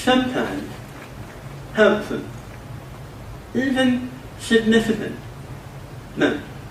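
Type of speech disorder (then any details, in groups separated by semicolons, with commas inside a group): Dysarthria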